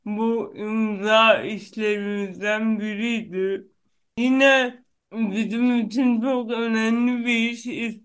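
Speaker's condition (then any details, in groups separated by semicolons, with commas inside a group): Cerebral palsy; no known cure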